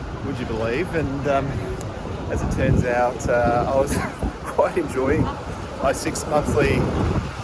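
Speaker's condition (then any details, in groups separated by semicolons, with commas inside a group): No condition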